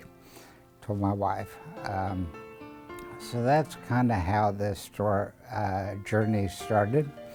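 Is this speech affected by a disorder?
Yes: ALS; over two years since diagnosis.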